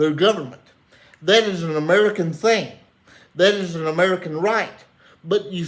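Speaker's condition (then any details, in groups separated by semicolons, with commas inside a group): Cerebral palsy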